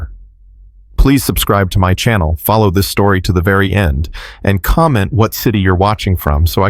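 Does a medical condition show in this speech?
No.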